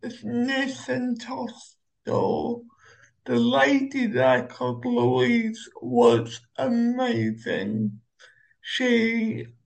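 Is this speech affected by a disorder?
Yes: cerebral palsy; uses Omeo wheelchair.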